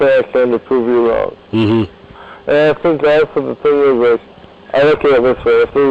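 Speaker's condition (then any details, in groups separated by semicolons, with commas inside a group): Cerebral palsy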